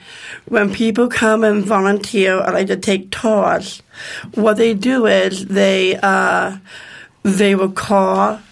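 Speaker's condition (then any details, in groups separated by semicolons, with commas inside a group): Down syndrome; born in Rochester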